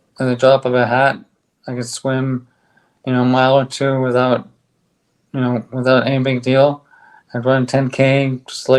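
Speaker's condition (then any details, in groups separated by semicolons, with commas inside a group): ALS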